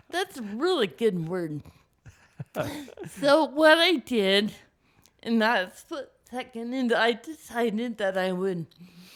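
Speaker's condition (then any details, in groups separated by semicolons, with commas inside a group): Cerebral palsy; speaking hard, voice sounds unexpected to listeners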